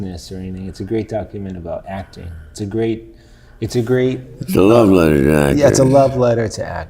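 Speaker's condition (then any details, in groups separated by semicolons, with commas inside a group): No condition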